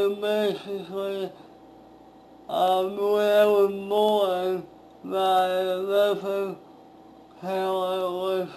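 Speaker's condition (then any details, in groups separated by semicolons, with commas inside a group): Speech impairment after birth surgery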